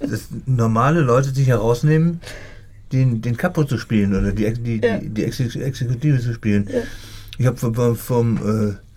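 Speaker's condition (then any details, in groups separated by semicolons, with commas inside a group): Parkinson's disease; impaired fine motor skills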